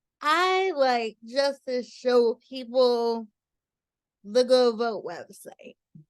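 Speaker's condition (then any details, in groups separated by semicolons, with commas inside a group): Cerebral palsy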